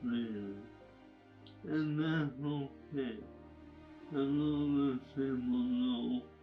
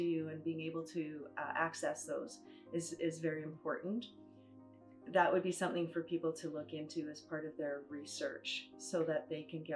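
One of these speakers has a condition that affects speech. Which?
The first: ALS; progressive, losing use of hands; losing speech, harder to be understood.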